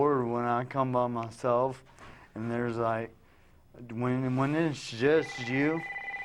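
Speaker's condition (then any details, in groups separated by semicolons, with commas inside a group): Traumatic brain injury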